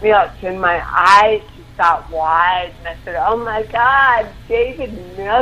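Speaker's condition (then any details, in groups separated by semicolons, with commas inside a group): Cerebral palsy; involuntary movements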